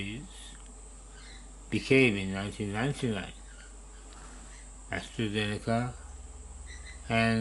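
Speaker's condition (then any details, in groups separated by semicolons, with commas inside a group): Parkinson's disease; idiopathic per hospital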